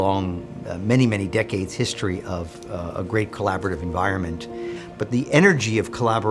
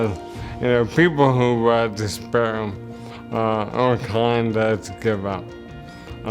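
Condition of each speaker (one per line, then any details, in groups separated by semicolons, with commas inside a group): No condition
ALS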